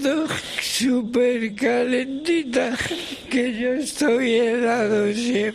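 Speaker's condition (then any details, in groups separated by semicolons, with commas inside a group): ALS, speech-generating device; left side symptoms first, initially attributed to herniated discs, diagnosed 13 years ago, about six months to diagnosis; cannot move any muscle, tilting wheelchair, permanent ventilator, audible labored breathing, always cold; uses special eye-tracking viewer to move tablet mouse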